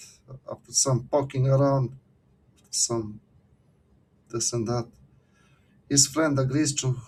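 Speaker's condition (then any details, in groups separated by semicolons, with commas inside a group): No condition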